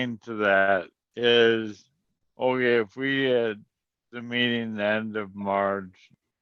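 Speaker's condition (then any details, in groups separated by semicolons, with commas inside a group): ALS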